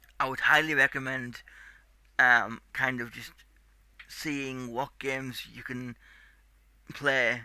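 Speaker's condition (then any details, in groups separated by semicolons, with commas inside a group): Cerebral palsy; tight muscles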